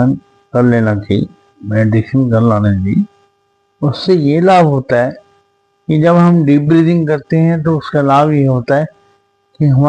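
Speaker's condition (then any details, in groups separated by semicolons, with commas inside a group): Cerebral palsy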